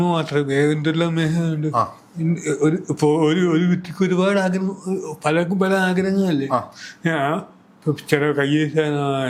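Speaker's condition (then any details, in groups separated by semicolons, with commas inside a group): Cerebral palsy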